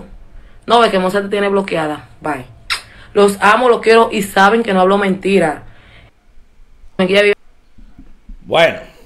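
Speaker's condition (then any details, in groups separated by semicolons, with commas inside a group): No condition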